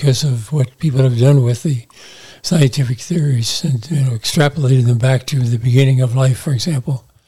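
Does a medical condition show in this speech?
Yes: Parkinson's disease; early loss of smell, weak shoulder, little tremor, slightly unstable on feet, subdued gestures and movements; about 15 years since diagnosis, on medication, regular exercise including boxing, cycling, weights, walking.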